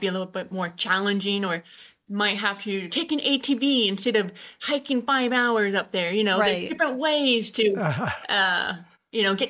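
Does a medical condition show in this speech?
Yes: Usher syndrome, born deaf; Usher syndrome type 2, deaf or hard of hearing from birth, hearing aids from age 2, sign language; diagnosed at 19, retinitis pigmentosa, night blindness.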